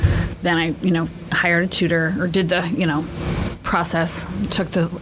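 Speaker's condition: No condition

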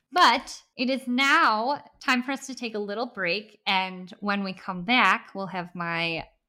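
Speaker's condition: Bilateral cleft lip and palate; congenital, born essentially without palate

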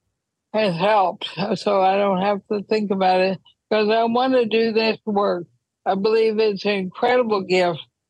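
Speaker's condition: ALS; wheelchair use when traveling

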